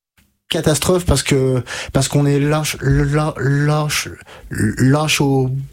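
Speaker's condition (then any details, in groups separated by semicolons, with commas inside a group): Stuttering; onset age 5-6, untreated in childhood, severe until 20, stuttering-specialist therapist Catherine Daubier, Nancy, from 20; age 33, about 28 years since onset, improved after years of therapy, uses fluency techniques; blocks and repetitions now, formerly blocked in every sentence, froze unable to read aloud; repeated words, prolonged sounds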